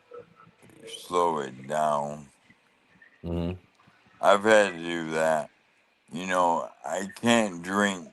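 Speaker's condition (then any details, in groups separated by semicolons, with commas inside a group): ALS; losing ability to talk and swallow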